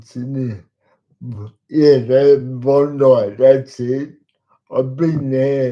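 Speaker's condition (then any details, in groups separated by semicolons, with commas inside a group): Cerebral palsy; talks slowly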